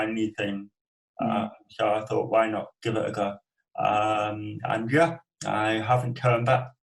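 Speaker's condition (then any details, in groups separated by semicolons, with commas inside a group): Cerebral palsy; from birth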